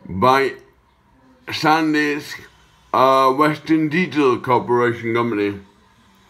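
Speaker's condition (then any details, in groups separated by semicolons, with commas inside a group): Acquired brain injury, ataxia; caused by head injury; shaking during recording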